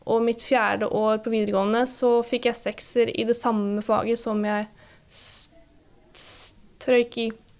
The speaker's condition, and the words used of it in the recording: Stuttering. Så går jeg fortsatt med den klumpen i magen om at åh, oh, nå kan det hende jeg stammer mye.